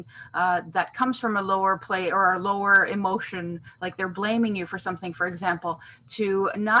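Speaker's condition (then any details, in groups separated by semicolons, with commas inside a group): No condition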